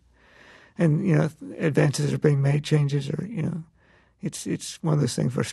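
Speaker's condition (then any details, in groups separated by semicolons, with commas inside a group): Parkinson's disease; loss of motor control, left arm badly affected, right hand largely spared, right-handed; manageable, symptoms lessen when concentrating on drawing, uses mental tricks against symptoms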